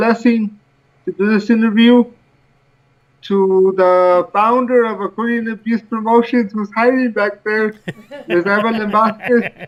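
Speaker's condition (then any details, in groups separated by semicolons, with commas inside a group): Cerebral palsy; from birth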